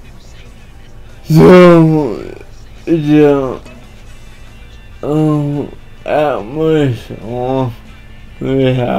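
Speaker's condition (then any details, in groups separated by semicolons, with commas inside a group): Cerebral palsy; atypical speech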